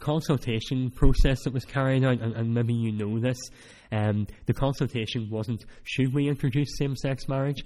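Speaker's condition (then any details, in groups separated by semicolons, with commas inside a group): Cleft palate; cleft palate since childhood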